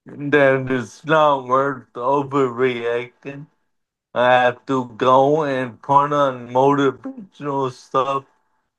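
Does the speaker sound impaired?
Yes: cerebral palsy; wheelchair over the years.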